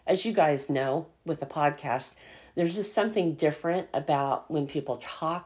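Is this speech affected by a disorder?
Yes: cleft palate; soft palate strengthening exercises from speech pathologist mother, no bony palate, speech learned differently.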